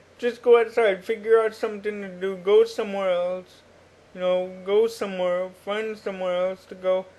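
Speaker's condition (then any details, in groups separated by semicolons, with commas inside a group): Cerebral palsy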